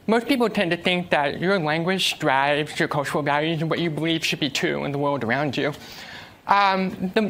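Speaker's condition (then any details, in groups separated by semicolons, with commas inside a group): Deafness; uses American Sign Language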